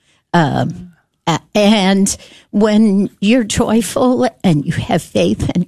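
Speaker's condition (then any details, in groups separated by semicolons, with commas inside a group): Spasmodic dysphonia; speech therapists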